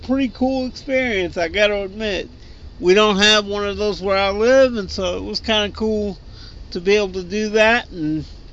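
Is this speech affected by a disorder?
Yes: cerebral palsy; wheelchair user, cannot really swim or hold self up, needs help getting into pool.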